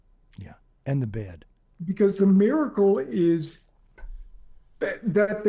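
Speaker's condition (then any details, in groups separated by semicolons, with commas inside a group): ALS; progressive, onset leg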